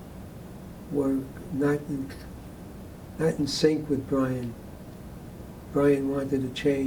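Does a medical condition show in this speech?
Yes: Parkinson's disease; very poor memory.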